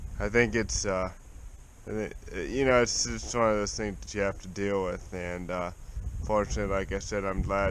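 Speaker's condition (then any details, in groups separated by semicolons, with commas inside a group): Cerebral palsy; spastic, affects walking and legs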